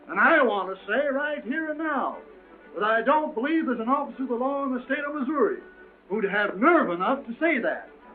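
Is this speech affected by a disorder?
No.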